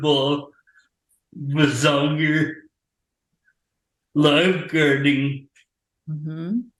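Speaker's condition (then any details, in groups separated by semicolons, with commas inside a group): Traumatic brain injury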